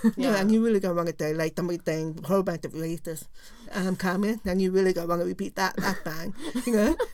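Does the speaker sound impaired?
Yes: profound deafness; profound deafness left ear, total deafness right ear, diagnosed at age 3, no cochlear implant; learned to speak and lip-read in oral pre-preschool, mainstreamed, little ASL now.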